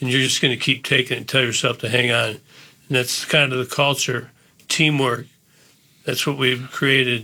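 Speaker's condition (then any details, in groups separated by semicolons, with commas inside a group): Parkinson's disease; Parkinson's disease diagnosed about 10 years ago, early posture and neck problems, Diamondbacks neck and shoulder surgeries; once unable to speak on live TV, leading to diagnosis two days later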